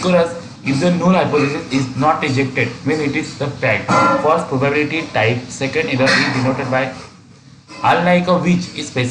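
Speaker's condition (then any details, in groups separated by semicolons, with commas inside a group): No condition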